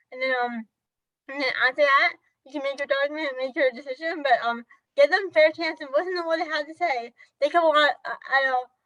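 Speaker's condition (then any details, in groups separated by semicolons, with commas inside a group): Mitochondrial disorder; affects balance, speech, walking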